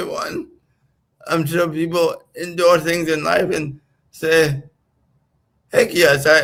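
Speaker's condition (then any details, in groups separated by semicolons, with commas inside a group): Right-sided physical disability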